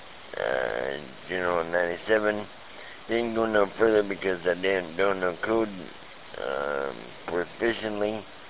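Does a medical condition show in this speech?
Yes: speech impediment; hard for listeners with hearing impediments to understand unless careful.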